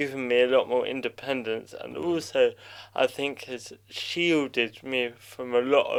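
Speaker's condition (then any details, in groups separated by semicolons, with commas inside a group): Cerebral palsy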